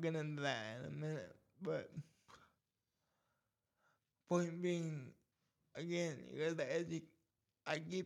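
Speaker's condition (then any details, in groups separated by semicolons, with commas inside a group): Cerebral palsy; cerebral palsy causing speech problem, scratchy throat and gag reflex issues at times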